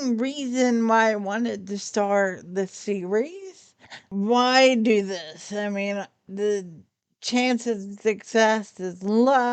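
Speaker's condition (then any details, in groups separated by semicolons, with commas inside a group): Friedreich's ataxia; affected, worse late at night with worse ataxia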